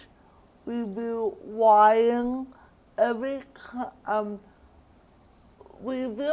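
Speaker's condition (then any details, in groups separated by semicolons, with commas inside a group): Cerebral palsy; diagnosed around age one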